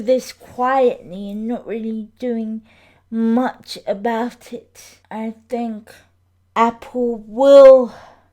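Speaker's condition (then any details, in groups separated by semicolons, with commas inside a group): Cerebral palsy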